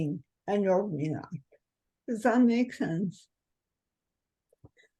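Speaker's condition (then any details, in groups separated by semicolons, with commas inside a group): Cerebral palsy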